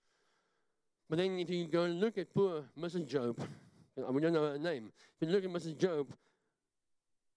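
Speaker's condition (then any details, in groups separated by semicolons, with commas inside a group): Cleft palate; congenital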